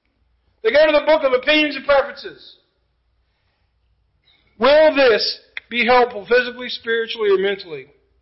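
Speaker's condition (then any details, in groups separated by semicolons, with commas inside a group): No condition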